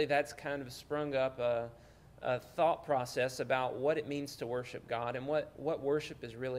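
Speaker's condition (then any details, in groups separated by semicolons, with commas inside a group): No condition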